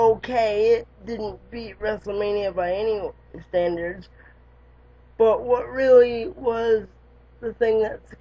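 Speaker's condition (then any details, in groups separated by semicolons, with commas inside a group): Cerebral palsy; lifelong, wheelchair user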